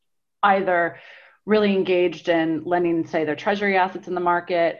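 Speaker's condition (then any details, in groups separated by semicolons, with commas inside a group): No condition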